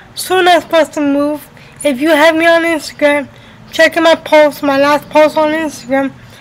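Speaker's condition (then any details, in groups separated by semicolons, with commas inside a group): Cerebral palsy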